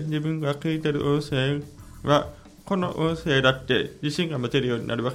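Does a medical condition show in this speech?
Yes: hearing impairment, grade 2; congenital hearing impairment, lip reading, hard-of-hearing class in elementary school; after Hyper Genius method training, follows group conversation to some extent; communicates by spoken language, not sign language.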